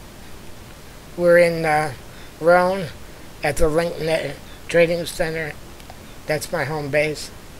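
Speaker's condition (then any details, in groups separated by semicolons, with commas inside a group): Spinal muscular atrophy type two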